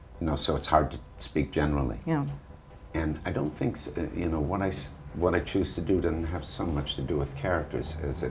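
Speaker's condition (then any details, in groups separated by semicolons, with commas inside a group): No condition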